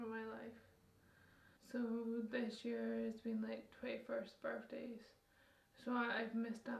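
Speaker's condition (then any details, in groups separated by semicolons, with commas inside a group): Motor neurone disease; onset in left hand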